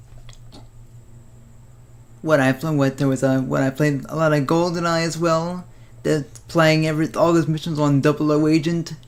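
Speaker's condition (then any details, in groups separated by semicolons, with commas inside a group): Cerebral palsy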